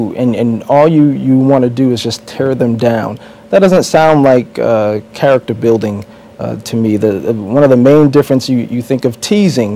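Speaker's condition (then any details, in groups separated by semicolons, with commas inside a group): No condition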